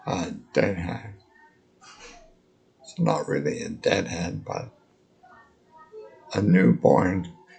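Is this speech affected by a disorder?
Yes: multiple sclerosis; lives in care home.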